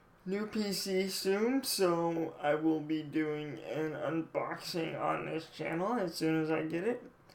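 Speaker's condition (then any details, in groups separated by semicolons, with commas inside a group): Cerebral palsy, mild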